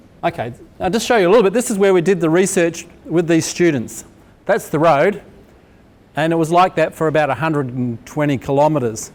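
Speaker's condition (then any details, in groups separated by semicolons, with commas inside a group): No condition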